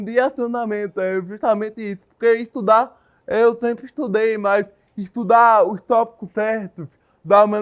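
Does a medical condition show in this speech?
Yes: cerebral palsy.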